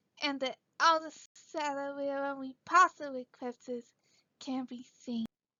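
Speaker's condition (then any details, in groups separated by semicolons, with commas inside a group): Cerebral palsy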